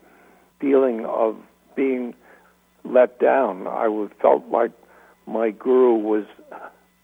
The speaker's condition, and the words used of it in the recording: Aphasia. And now I don't say anything.